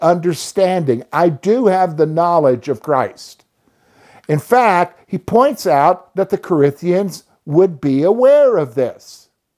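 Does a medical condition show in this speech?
No.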